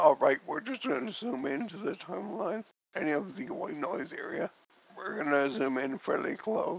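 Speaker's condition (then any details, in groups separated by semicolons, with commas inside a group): Cerebellar ataxia from brain tumour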